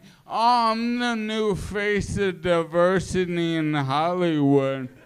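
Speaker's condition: ALS; powered wheelchair user

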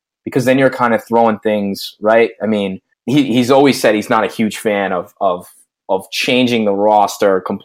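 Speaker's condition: No condition

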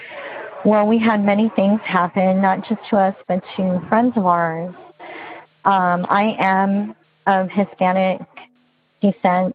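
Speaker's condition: Bilateral cleft lip and palate; congenital

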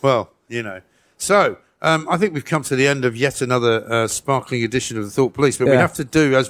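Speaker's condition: No condition

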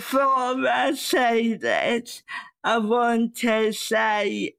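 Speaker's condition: Cerebral palsy; first walked at four years old

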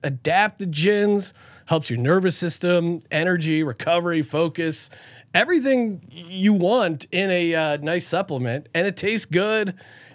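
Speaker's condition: No condition

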